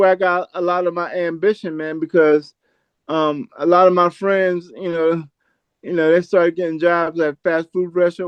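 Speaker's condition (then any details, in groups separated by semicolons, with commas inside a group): Cerebral palsy; from birth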